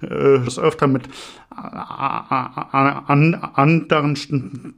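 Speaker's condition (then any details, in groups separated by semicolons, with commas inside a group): Stuttering; developmental, lifelong, possibly inherited, father stuttered, brother fluent, logopedic speech therapy, constant since second grade; frequent whole-word and part-word repetitions, filler äh; repeated sounds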